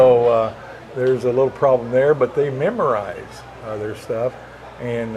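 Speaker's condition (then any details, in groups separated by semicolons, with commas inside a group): No condition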